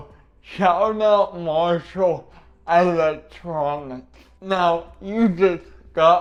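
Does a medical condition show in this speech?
Yes: cerebral palsy; uses adaptive equipment.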